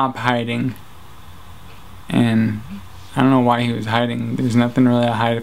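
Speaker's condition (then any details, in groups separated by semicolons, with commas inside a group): Traumatic brain injury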